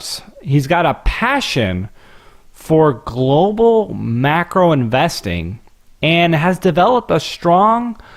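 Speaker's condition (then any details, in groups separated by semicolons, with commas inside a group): No condition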